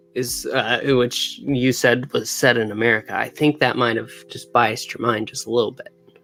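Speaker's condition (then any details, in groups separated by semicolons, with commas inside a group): No condition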